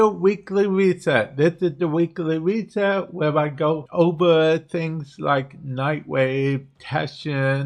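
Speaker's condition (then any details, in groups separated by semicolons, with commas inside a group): Cerebral palsy; affects speech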